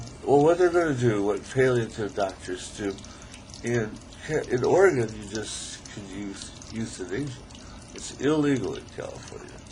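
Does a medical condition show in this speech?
Yes: ALS; still able to talk, articulate.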